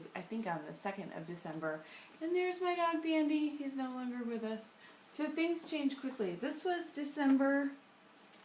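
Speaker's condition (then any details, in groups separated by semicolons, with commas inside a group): No condition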